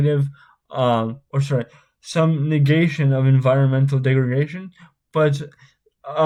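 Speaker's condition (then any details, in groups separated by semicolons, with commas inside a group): Spastic cerebral palsy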